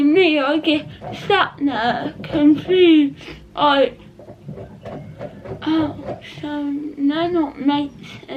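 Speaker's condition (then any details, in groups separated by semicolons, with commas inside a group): Cerebral palsy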